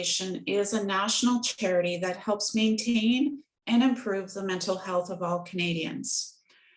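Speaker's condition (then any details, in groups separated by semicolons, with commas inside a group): No condition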